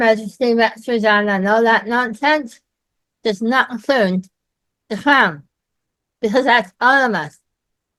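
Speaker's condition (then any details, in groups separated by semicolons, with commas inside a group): Myasthenia gravis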